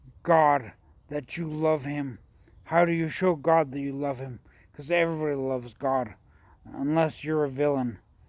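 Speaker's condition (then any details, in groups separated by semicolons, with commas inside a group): Traumatic brain injury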